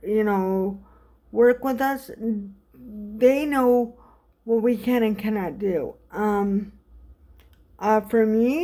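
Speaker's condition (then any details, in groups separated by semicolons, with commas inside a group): Cerebral palsy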